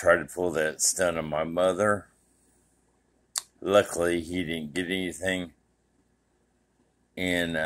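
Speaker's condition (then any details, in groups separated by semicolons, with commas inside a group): Traumatic brain injury; sounds drunk when speaking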